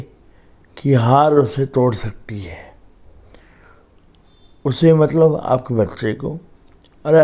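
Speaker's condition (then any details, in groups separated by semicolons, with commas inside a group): Cerebral palsy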